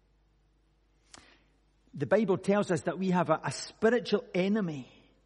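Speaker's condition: No condition

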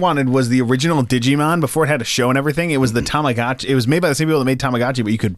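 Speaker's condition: No condition

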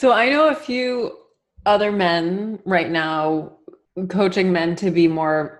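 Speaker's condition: No condition

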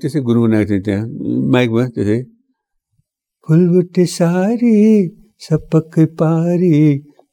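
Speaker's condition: Parkinson's disease; can't stride short distances

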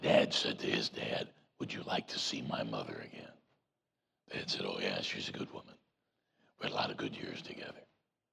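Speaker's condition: Voice box removal needed; vocal cord cancer

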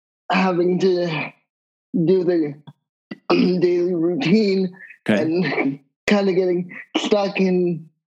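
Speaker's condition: Cerebral palsy; wheelchair user

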